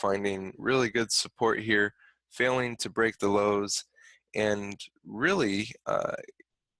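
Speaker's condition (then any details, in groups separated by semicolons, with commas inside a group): No condition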